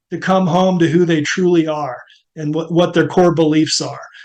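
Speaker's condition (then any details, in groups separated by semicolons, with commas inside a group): No condition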